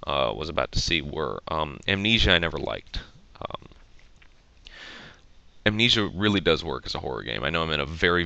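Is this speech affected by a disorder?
No.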